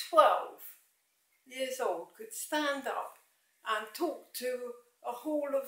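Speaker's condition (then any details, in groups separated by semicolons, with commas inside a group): MND, mild; speech slightly affected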